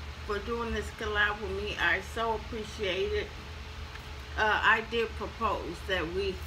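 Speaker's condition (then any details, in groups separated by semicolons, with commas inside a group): ALS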